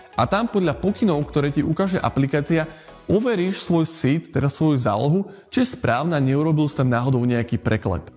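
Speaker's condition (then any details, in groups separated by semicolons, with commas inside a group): No condition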